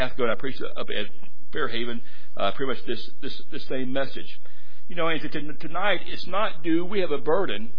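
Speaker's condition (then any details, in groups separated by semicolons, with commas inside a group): Stuttering; struggled with it for a while, adults at gadsdale said stutter barred preaching; stutters less and talks slower when heartbroken; repeated words, prolonged sounds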